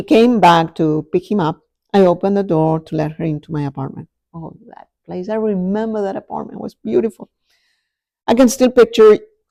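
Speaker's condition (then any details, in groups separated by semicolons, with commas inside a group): No condition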